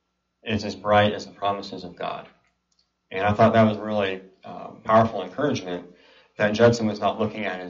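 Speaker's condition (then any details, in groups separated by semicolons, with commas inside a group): Cleft palate and cleft lip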